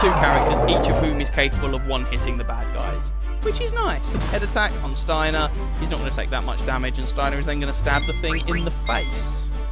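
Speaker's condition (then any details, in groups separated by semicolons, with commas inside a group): No condition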